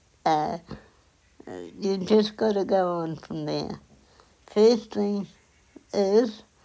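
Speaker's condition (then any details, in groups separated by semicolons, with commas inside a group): Cerebral palsy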